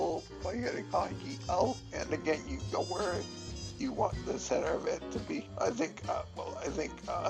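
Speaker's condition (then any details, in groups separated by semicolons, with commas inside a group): Cerebellar ataxia from brain tumour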